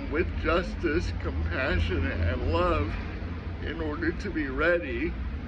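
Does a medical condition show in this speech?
Yes: cerebral palsy; speaks slower at times.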